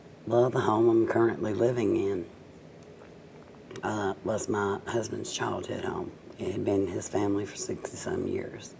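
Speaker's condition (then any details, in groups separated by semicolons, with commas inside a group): Cerebral palsy, mild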